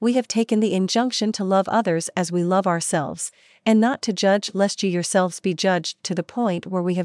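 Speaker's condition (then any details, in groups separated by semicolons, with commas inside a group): No condition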